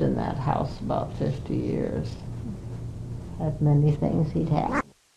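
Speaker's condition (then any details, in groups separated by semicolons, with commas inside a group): Parkinson's; Parkinson's for 5 years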